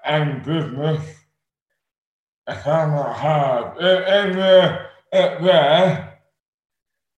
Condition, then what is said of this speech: Dystonia. This episode is a tough listen, so I will warn you now, you will need to concentrate